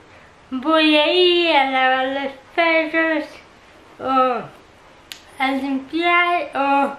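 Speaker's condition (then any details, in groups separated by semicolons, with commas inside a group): Cerebral palsy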